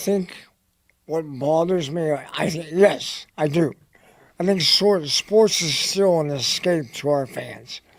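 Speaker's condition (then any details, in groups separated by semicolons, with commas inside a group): Head and neck cancer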